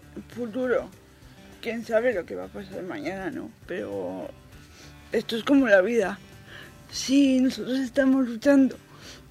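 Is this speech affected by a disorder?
Yes: cerebral palsy.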